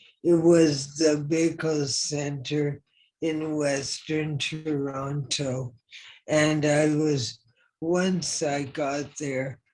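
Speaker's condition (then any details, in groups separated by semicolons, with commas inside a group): ALS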